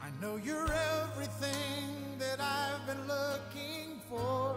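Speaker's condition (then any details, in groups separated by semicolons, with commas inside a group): No condition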